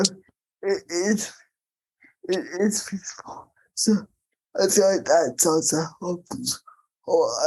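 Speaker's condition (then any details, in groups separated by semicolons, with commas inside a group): Cerebral palsy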